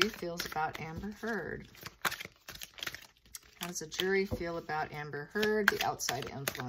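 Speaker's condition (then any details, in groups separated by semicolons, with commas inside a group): No condition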